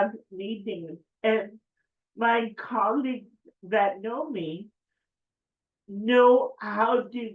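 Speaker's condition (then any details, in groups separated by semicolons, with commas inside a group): Cerebral palsy; affects speech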